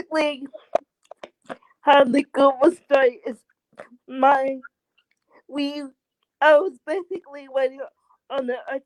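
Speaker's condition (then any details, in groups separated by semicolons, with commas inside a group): Cerebral palsy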